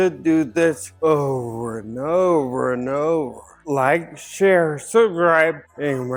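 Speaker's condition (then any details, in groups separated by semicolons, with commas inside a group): Ataxia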